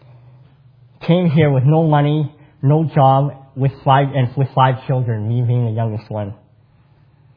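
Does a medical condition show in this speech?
Yes: cleft palate; congenital cleft palate.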